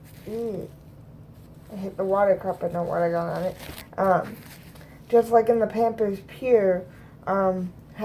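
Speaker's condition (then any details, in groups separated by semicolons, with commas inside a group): Cerebral palsy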